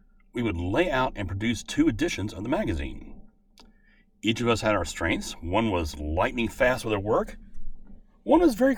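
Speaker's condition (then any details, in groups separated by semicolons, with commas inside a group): No condition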